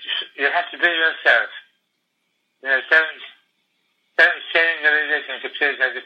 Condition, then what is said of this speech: Tongue cancer surgery. Unfortunately, my speech has made it harder and harder after they removed my tongue.